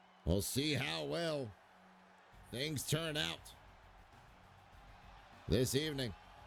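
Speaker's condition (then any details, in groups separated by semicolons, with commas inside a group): No condition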